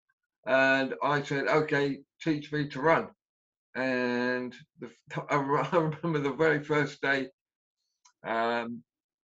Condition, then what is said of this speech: Aphasia. And the speech has slowly been getting better. There are still mistakes like numbers and calendars.